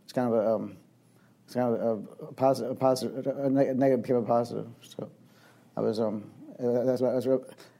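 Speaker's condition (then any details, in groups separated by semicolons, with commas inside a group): Young onset Parkinson's disease; symptoms from 17 with left foot twitching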